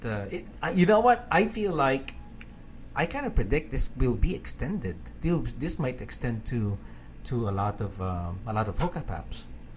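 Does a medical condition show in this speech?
No.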